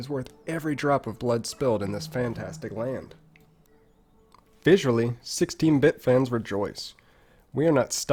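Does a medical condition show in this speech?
No.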